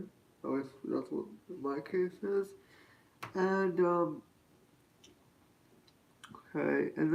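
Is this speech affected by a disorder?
Yes: spastic quadriplegic cerebral palsy.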